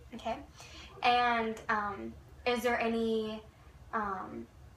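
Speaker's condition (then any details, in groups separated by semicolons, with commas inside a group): No condition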